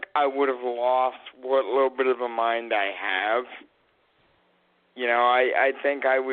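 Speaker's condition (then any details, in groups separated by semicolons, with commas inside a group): Cerebral palsy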